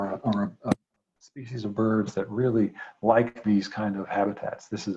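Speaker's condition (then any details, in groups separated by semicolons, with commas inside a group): No condition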